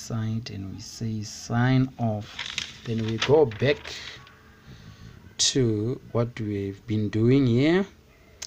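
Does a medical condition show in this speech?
No.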